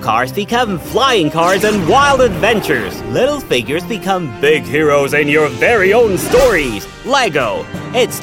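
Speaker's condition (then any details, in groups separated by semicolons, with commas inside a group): No condition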